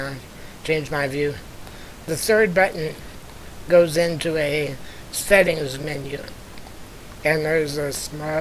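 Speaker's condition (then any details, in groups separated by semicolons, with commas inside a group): Spinal muscular atrophy type two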